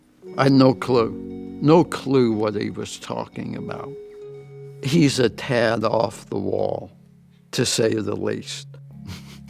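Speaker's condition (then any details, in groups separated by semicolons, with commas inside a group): ALS; progressive; over 10 years since diagnosis, doing well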